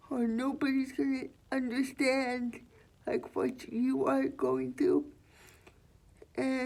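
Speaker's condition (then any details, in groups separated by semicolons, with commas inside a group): Cerebral palsy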